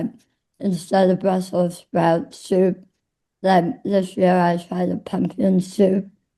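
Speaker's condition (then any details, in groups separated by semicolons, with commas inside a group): Tongue cancer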